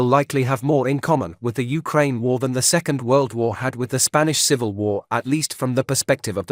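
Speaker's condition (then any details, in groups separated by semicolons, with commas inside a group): No condition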